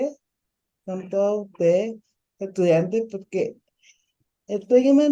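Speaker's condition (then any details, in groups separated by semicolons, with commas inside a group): Ataxic cerebral palsy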